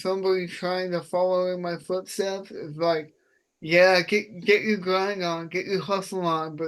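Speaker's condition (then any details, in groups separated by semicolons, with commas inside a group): Cerebral palsy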